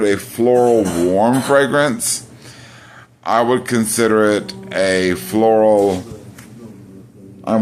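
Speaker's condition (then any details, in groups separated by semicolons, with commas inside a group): No condition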